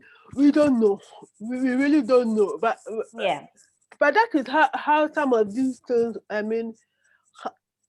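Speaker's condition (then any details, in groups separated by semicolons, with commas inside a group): Cerebral palsy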